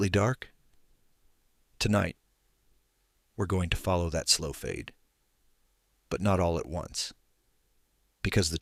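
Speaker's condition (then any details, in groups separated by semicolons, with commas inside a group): No condition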